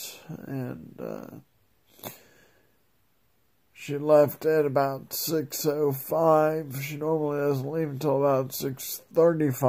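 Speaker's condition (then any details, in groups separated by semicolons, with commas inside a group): Multiple sclerosis, progressive; speech worsening, often cannot hold conversations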